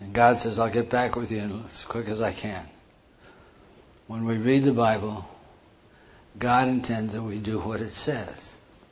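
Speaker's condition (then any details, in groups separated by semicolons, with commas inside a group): Parkinson's; diagnosed 14 years ago by neurologist in Lincoln, Nebraska, tremor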